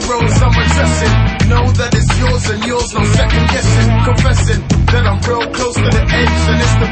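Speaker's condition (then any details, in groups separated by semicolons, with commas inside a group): No condition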